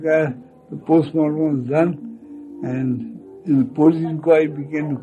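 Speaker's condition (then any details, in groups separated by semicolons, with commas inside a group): Speech loss after head injury; heavy speech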